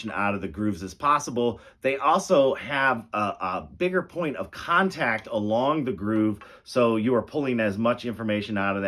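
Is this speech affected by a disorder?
No.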